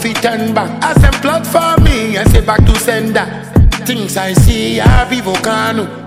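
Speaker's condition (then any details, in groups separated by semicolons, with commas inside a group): No condition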